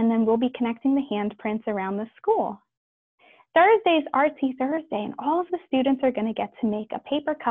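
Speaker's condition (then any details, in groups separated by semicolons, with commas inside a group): No condition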